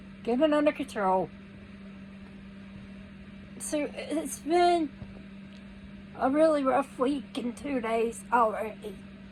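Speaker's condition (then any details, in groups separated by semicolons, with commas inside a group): Cerebral palsy; needs crutches to walk, no teeth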